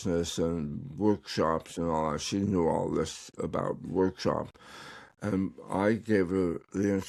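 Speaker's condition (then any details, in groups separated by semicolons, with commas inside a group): Tongue cancer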